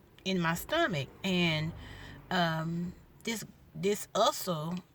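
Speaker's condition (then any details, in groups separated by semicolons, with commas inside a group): No condition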